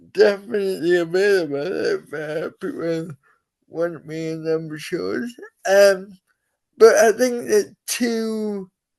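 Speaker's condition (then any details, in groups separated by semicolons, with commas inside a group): Cerebral palsy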